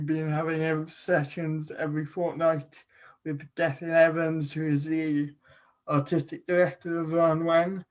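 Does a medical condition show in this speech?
Yes: cerebral palsy.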